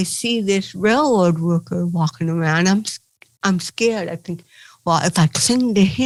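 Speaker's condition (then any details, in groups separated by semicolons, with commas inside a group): Cerebral palsy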